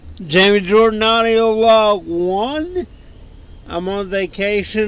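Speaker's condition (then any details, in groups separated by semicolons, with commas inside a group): Cerebral palsy; needs help getting into pool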